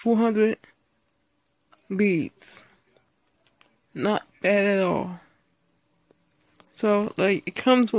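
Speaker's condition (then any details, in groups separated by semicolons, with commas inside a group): Speech impairment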